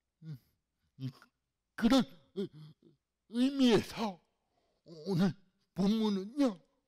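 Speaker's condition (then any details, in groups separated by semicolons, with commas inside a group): Cerebral palsy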